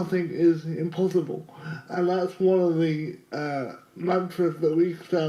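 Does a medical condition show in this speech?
Yes: cerebral palsy.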